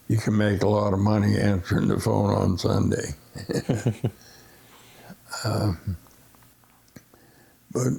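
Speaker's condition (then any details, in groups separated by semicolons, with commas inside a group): Essential tremor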